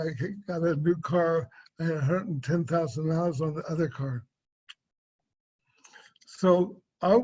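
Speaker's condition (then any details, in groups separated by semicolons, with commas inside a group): Cerebral palsy; swallowing and speech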